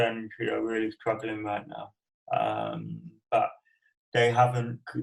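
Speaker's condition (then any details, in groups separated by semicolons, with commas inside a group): Cerebral palsy; from birth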